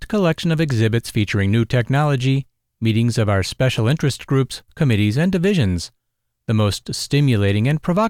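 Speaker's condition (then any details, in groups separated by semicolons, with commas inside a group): No condition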